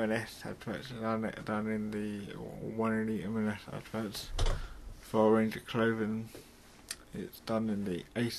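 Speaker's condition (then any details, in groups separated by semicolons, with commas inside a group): Cerebral palsy; mild, affects muscles and speech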